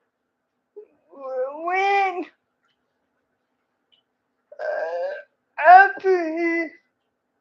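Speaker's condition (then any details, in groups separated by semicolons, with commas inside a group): Cerebral palsy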